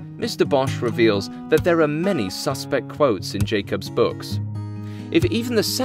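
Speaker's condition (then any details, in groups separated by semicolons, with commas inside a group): No condition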